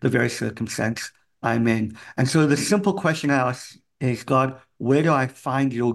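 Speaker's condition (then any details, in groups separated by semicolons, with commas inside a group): Cleft palate; congenital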